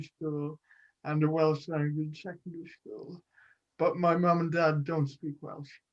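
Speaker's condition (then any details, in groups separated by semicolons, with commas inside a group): Cerebral palsy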